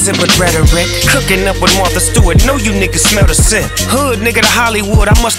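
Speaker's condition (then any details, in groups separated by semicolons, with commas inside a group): No condition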